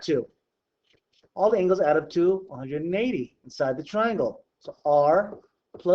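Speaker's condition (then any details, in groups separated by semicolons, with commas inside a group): No condition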